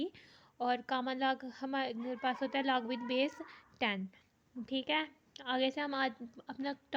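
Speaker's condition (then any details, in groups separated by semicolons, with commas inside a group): No condition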